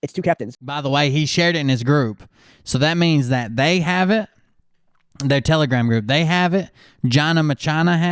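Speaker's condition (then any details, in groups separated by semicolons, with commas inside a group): No condition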